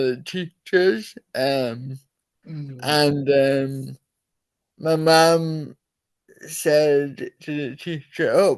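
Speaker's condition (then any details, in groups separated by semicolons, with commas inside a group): Cerebral palsy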